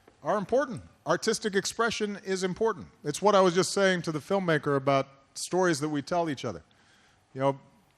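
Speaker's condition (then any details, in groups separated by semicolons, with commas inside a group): No condition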